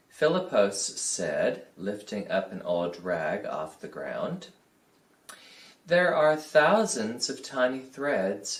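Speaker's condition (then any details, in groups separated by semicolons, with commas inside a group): No condition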